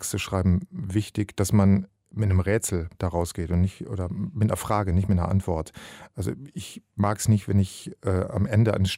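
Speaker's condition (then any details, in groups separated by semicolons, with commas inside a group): No condition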